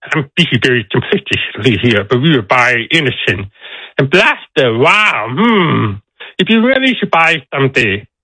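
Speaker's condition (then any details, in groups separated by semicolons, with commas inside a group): Deafness; deaf accent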